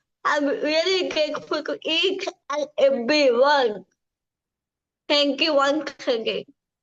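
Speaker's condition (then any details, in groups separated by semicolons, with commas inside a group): Cerebral palsy; from birth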